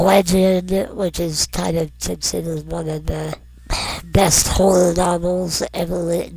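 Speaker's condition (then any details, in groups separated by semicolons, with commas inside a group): Non-progressive muscular dystrophy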